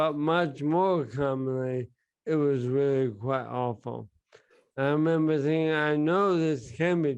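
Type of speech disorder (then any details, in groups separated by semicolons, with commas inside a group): Bulbar dysarthria; bulbar onset ALS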